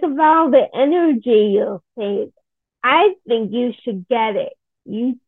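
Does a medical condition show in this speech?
Yes: Friedreich's ataxia; rare genetic progressive neuromuscular disease, onset age 17, wheelchair user, also multiple sclerosis for 9 years; speech and swallowing issues, unclear whether from Friedreich's ataxia or multiple sclerosis.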